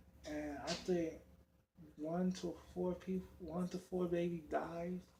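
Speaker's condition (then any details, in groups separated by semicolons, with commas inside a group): Cerebral palsy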